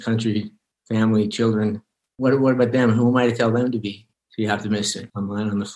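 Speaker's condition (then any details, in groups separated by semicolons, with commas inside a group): Parkinson's disease, early-onset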